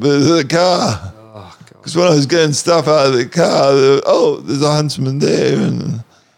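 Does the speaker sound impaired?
Yes: cerebral palsy; once cold stays cold.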